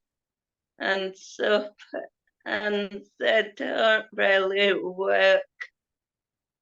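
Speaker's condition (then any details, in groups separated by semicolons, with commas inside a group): Cerebral palsy; affects speech and mobility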